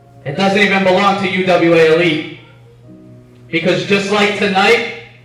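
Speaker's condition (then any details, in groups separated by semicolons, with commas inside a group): No condition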